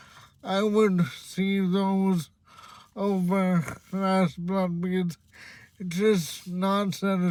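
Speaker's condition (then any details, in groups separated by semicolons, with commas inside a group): Cerebral palsy, severe; spastic type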